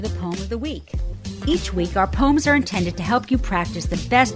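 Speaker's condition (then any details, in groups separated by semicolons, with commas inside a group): No condition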